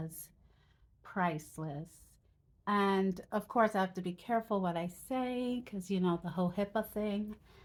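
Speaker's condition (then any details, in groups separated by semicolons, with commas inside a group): No condition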